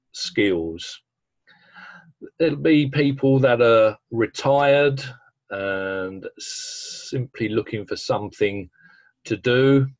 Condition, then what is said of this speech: Stuttering. I don't go into a speaking situation and think, oh, am I going to stammer?